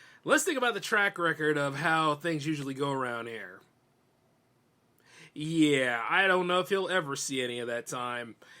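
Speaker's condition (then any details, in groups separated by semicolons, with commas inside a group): No condition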